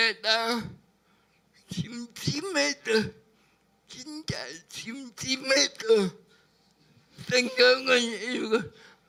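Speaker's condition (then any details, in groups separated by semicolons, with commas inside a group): Brain lesion disability grade 1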